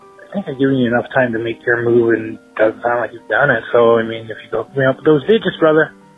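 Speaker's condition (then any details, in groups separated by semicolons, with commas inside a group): No condition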